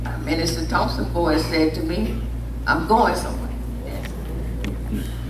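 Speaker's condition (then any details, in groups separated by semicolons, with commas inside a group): No condition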